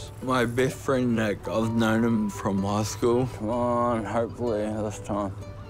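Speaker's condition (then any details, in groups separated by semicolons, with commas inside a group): Friedreich's ataxia; slurred speech, progressively worse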